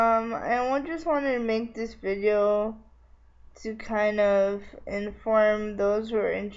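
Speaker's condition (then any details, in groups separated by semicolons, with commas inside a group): Cerebral palsy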